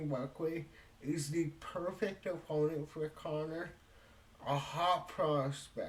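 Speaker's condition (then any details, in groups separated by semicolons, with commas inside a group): Cerebral palsy; speech affected by cerebral palsy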